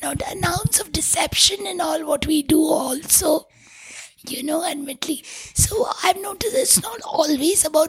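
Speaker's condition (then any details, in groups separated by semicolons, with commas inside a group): Tracheostomy; smoke inhalation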